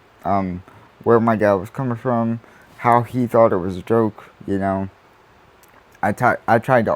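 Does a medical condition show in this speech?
Yes: cerebral palsy; spastic quadriplegic.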